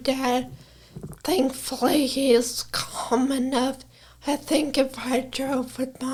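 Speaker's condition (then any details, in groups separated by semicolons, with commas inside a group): Brain injury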